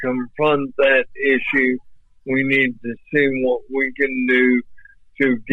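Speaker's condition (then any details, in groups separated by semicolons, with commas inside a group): ALS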